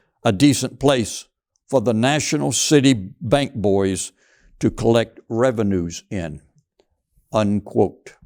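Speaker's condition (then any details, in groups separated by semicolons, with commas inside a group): No condition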